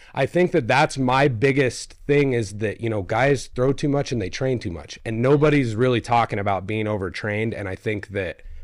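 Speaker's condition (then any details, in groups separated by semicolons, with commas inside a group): No condition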